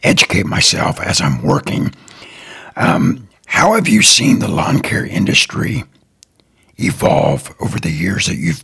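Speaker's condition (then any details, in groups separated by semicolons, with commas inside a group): Throat cancer; came through it; voice affected, fears listeners criticizing voice, voice cannot be changed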